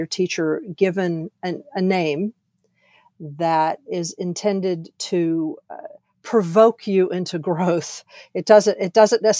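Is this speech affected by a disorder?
No.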